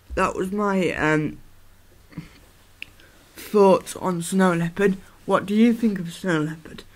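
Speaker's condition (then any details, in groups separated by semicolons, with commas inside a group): Cerebral palsy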